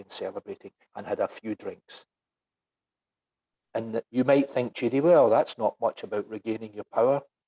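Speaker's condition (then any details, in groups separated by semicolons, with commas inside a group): No condition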